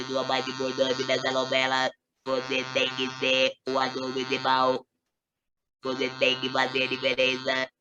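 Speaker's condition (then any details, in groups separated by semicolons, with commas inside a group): Total laryngectomy, electrolarynx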